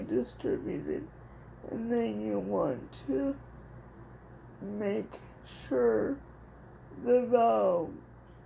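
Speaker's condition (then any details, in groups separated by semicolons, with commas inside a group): Cerebral palsy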